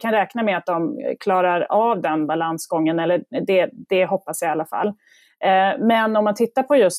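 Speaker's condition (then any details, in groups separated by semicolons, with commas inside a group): No condition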